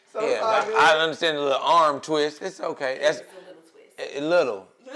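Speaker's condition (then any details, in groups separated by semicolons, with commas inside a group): No condition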